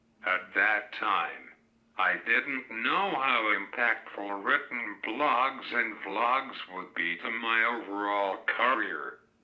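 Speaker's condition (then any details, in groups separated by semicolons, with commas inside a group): Cerebral palsy; uses wheelchair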